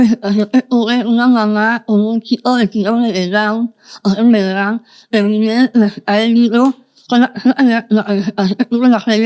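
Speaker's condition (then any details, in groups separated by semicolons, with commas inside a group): Moebius syndrome, congenital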